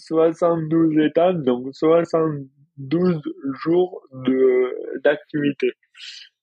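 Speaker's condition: Dystonia; more pain before injection

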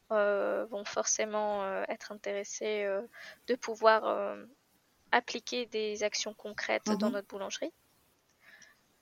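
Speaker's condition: No condition

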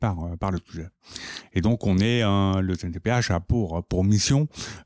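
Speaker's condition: Profound deafness from birth, congenital

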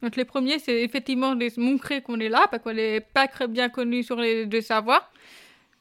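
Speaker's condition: Bilateral congenital deafness; bilateral from birth, profound one side, Institut National des Jeunes Sourds Chambéry until 18

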